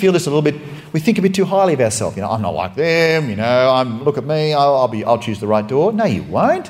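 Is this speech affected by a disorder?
No.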